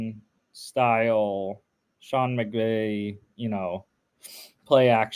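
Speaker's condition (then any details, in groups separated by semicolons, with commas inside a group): No condition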